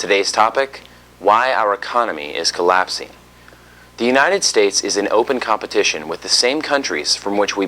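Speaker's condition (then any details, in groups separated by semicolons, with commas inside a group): No condition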